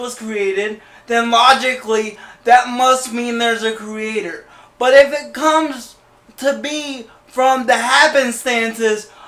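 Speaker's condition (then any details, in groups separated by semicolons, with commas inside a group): Cerebral palsy; spastic twitchy movements, wheelchair user; speech somewhat affected, occasional slurring, mostly controlled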